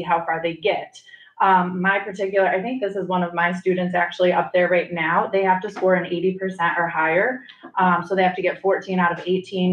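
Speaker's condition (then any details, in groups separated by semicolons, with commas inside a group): No condition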